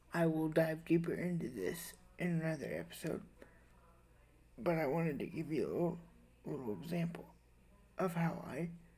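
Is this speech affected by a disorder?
Yes: cerebral palsy; spastic quadriplegia cerebral palsy, body very spastic and tight, daily wheelchair use, cannot stand long unassisted; age 28, relies on others for many things; breathes on own without any support, eats and feeds self.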